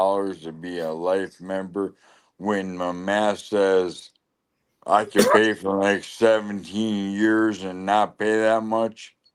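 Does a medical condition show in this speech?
Yes: lou Gehrig's disease (ALS).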